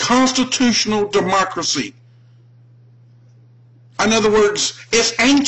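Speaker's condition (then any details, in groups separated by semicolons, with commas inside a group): No condition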